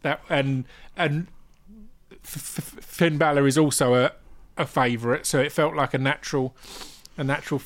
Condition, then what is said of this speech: Stuttering. Because the original name she chose for him starts with a hard G, and I've got a stammer and I struggle with hard G, so